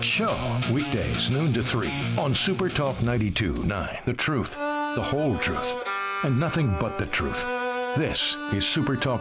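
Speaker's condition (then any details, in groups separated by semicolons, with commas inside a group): No condition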